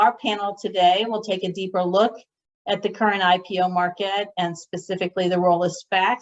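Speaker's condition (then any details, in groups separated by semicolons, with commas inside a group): No condition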